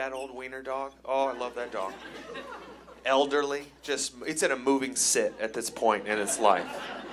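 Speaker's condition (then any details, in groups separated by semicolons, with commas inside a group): No condition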